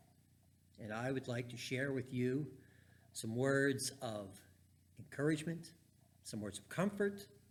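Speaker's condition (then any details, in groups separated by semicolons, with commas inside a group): No condition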